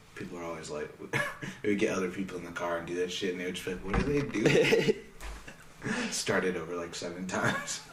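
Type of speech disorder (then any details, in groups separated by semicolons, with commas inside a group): None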